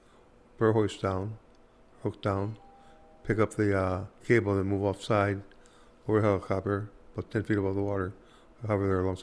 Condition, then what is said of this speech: Parkinson's disease. I've developed Parkinson's as a result of that. It affected my speech very significantly.